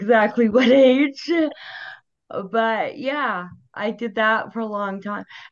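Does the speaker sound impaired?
Yes: cerebral palsy; onset at birth, needed resuscitation to breathe, diagnosed about 18 months later, physical therapy at Glen Rose Play School; no speech therapy needed as child, thanks to mother.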